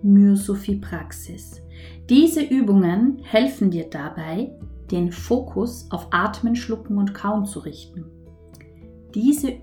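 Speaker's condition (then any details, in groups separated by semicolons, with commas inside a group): No condition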